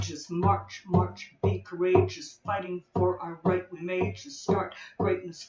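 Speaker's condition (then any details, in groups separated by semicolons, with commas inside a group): No condition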